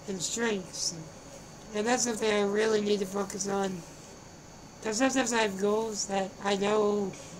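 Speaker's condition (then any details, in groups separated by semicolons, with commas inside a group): Spinal muscular atrophy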